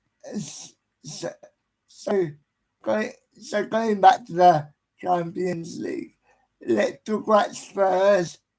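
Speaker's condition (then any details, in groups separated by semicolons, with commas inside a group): Cerebral palsy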